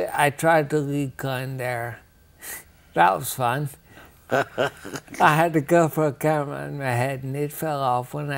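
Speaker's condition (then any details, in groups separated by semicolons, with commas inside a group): Ataxia; rare, progressive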